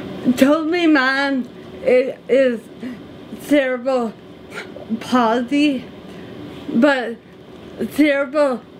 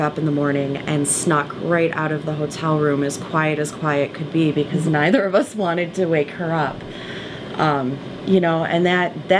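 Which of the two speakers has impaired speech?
The first: mitochondrial cytopathy leukodystrophy; mitochondrial cytopathy leukodystrophy, progressive myelin loss, tremors; onset age eight, progressive, medications reduce tremoring.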